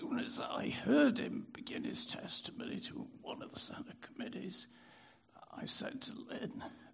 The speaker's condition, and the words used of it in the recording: Spasmodic dysphonia. I'd begun to notice I didn't have as much resonance as I used to, certainly not when I was doing drama as an undergrad in London.